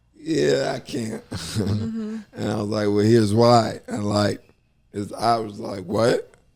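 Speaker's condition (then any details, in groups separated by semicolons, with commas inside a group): ALS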